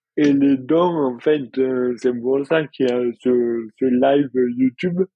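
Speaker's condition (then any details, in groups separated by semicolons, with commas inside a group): Dystonia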